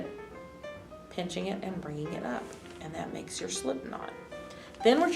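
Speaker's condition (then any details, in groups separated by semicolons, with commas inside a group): No condition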